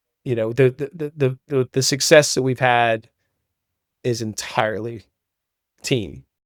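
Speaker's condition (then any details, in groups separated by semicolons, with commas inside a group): No condition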